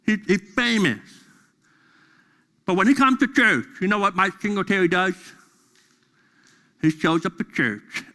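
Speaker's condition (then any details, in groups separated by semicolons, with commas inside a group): Deafness; deaf during school years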